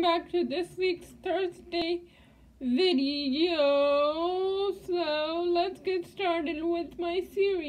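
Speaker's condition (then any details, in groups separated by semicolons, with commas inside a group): Cerebral palsy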